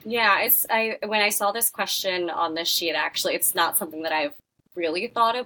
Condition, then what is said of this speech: Cleft palate. So other than air escape, like hypernasality when I speak, I luckily don't